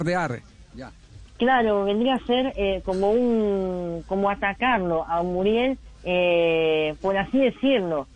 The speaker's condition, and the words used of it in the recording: Cleft palate. Cuando, cuando le corrijan lo del labio y, va, va a alcanzar eh, a, tener más dicción.